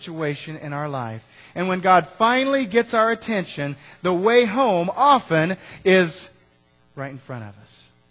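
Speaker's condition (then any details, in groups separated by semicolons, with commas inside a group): No condition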